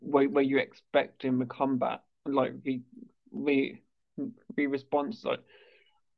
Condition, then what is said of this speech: Stuttering. So it was sort of a mixture of being really really fluent and when I stammered was stammering quite badly on mm. those times when I was stammering.